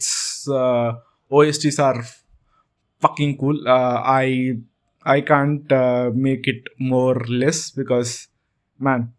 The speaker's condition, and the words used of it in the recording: Stuttering. I think I've been improving my skills of my vocal communication, but I am still on the path.